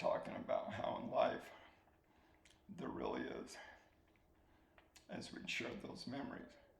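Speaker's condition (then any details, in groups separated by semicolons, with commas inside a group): ALS; slow-progressing form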